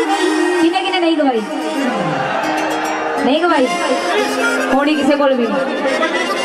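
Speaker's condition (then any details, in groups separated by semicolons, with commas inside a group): No condition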